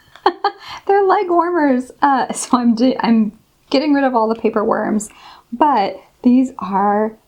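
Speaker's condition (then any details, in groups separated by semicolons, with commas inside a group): No condition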